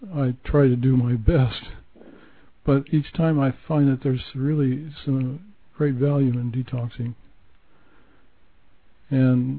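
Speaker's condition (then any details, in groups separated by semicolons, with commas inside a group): Parkinson's; progressed to barely moving before medication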